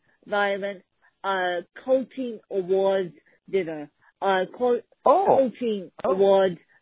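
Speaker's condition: Cerebral palsy; awful feet about 30 years from cerebral palsy

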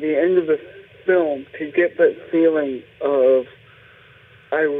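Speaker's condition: Cerebral palsy; present from birth, birth injury with cord around neck, left side affected, left hand basically paralyzed; speech impediment while growing up

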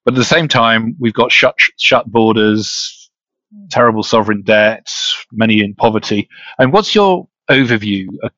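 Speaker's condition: No condition

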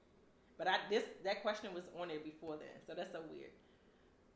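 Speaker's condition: No condition

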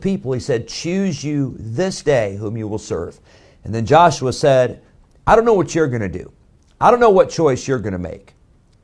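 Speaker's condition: No condition

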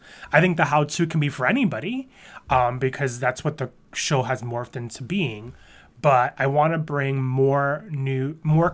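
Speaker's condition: No condition

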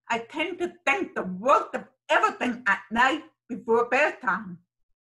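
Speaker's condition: Deafness, sensorineural hearing loss; raised oral, about 10 years speech therapy, mainstreamed in public school

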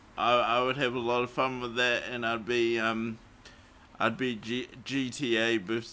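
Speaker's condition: Cerebral palsy; morphine not allowed after it

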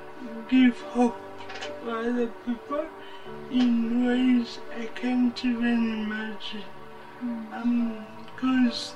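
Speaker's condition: Cerebral palsy; adult

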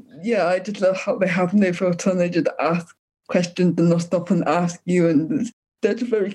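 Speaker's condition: Cerebral palsy; tight tense muscles

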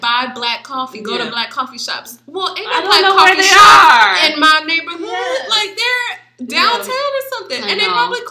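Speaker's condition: No condition

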